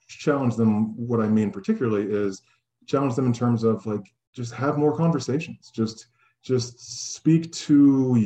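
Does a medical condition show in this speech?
Yes: stuttering; lifelong stutter, cannabis reported to help stuttering; here repeated sounds, repeated words.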